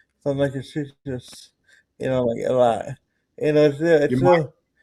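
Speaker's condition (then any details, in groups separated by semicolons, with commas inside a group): Cerebral palsy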